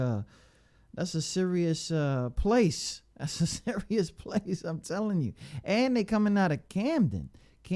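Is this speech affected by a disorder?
No.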